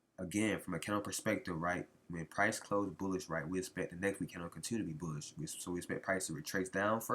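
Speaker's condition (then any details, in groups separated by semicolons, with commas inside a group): No condition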